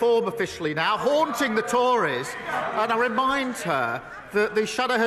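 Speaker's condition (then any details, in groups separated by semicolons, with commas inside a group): No condition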